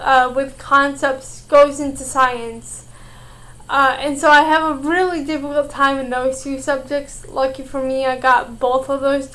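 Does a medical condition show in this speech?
Yes: cerebral palsy; oxygen lack at birth, possibly affects cognition.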